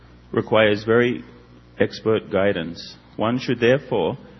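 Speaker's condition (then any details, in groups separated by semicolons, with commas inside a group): No condition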